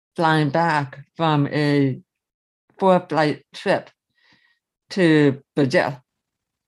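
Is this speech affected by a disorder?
Yes: severe to profound hearing loss, early-onset; cochlear implant user; severe to profound loss from early age, childhood body-worn aids both ears, left ear deterioration, vertigo; left cochlear implant one year, hearing aid other ear, speech rehab, voices robotic first, now natural; early intervention at summer speech school in New Jersey, learned to speak and listen, speech-in-noise difficulty.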